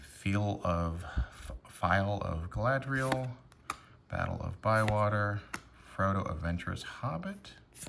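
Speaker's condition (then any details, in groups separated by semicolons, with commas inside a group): No condition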